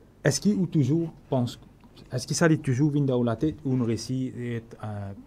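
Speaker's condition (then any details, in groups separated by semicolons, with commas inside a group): No condition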